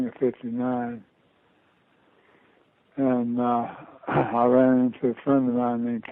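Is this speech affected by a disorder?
Yes: Parkinson's disease; diagnosed about two years ago.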